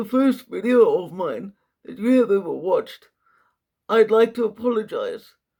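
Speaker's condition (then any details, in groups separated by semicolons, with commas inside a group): Quadriplegic cerebral palsy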